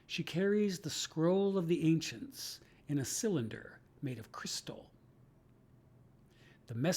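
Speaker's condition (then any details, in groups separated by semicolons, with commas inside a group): No condition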